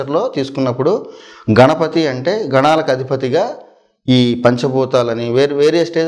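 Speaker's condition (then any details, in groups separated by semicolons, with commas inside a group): No condition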